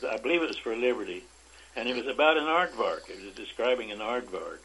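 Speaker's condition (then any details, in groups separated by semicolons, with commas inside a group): Parkinson's disease; about 25 years since onset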